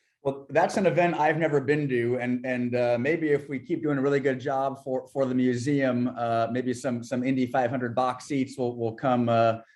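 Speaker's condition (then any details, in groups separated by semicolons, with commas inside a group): No condition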